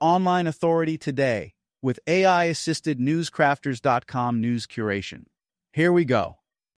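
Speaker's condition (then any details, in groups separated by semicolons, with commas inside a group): No condition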